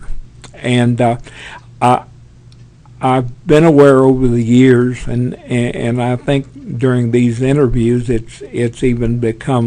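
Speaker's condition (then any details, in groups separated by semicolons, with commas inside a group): Parkinson's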